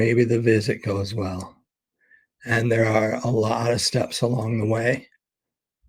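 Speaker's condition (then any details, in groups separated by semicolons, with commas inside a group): ALS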